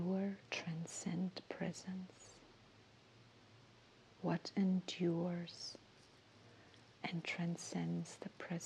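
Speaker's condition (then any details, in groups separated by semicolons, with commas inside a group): No condition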